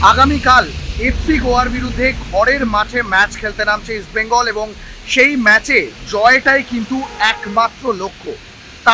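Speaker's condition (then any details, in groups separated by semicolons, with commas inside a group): No condition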